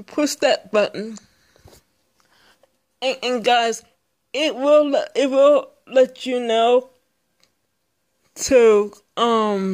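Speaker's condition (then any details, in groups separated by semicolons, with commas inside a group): Speech impairment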